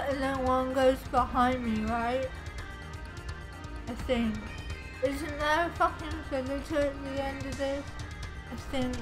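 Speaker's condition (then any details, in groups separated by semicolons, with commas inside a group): Cerebral palsy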